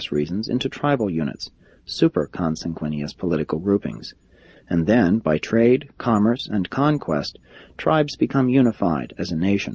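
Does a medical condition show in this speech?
No.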